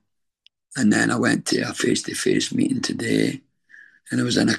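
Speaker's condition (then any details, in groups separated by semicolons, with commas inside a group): Throat cancer treatment effects, stage 4 throat cancer; voice changed by throat cancer and treatment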